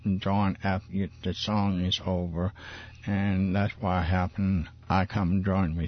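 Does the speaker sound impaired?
Yes: Parkinson's disease; described by speaker as in remission; voice clearer after weekly Monday evening talks with Stephen McClary.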